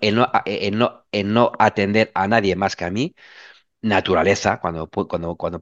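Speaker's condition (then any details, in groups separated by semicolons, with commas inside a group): Stuttering; since childhood; sometimes stutters more than usual in class, pauses, laughs it off; repeated sounds, repeated words, blocks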